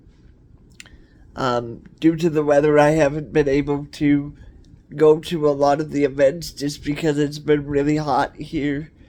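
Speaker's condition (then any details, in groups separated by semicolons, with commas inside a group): Cerebral palsy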